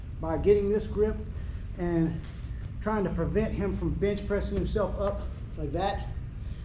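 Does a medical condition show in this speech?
No.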